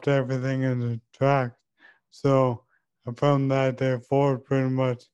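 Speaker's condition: ALS; 2 years since diagnosis

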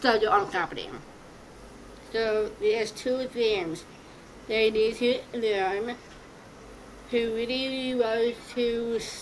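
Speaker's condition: Down syndrome; congenital

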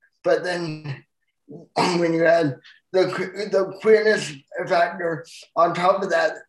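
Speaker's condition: Cerebral palsy; full-time wheelchair user

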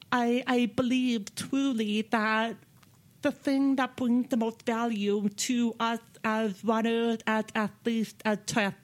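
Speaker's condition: Deafness; speaks with own voice

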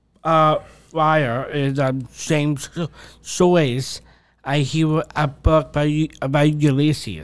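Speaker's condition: Down syndrome; extra 21st chromosome

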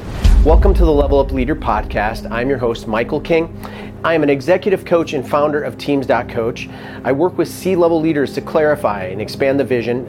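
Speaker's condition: No condition

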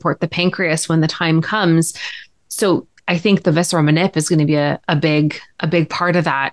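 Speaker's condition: No condition

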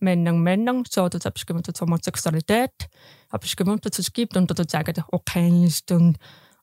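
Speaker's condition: Deafness; congenital profound hearing loss to deafness, later cochlear implant

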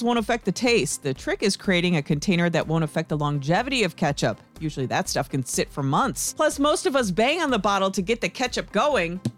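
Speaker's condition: No condition

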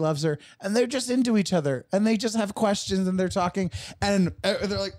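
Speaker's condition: No condition

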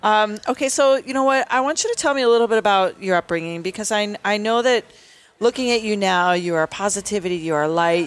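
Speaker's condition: No condition

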